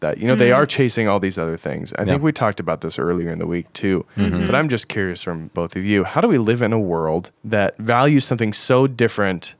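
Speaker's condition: No condition

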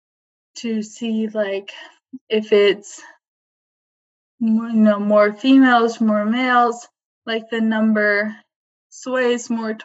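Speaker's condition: ALS, limb onset; onset in arms and legs

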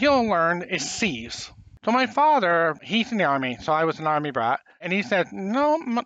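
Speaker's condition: Profound hearing loss, congenital

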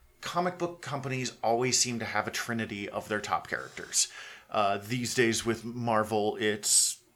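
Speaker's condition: No condition

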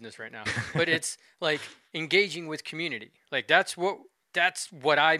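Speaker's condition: No condition

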